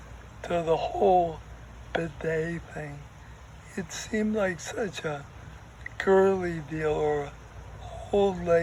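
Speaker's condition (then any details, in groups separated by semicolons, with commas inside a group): ALS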